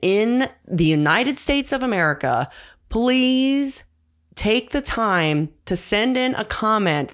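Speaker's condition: No condition

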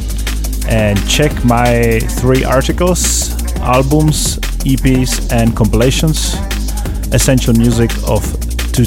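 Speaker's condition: No condition

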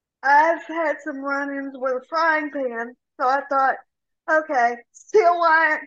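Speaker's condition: Cerebral palsy; severe rotator cuff tear

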